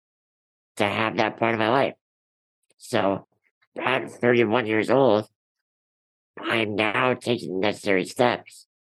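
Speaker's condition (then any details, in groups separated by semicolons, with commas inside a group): Ullrich congenital muscular dystrophy; from birth, collagen 6a3 mutation, floppy hands and feet, diagnosed at 4, type found at 25; needs daily help with dressing, grooming and bathing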